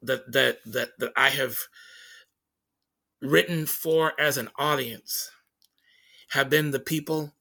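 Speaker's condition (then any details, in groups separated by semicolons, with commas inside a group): Stutter; stuttering during this interview; stuttering during conversation; repeated words, prolonged sounds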